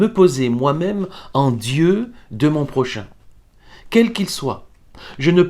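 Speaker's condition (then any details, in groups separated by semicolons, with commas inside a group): No condition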